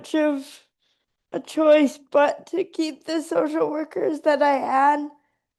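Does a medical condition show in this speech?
Yes: cerebral palsy.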